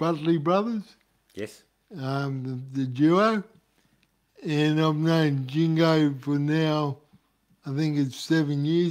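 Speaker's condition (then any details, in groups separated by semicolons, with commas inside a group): Cerebral palsy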